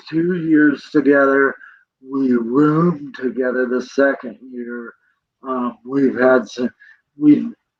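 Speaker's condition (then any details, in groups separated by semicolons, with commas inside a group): Cerebral palsy; present from birth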